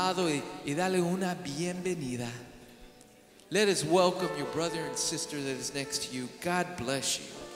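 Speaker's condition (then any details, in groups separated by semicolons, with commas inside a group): No condition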